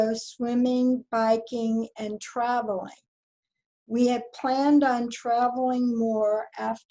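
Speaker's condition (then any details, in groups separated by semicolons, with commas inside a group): ALS; voice weakening, voice banking begun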